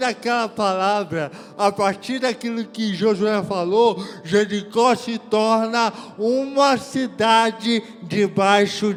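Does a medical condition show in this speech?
Yes: cerebral palsy.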